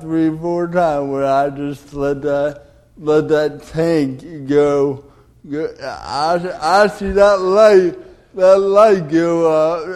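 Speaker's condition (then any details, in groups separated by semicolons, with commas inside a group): Cerebral palsy; delayed development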